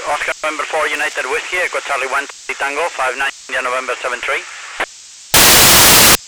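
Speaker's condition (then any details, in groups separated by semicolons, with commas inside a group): No condition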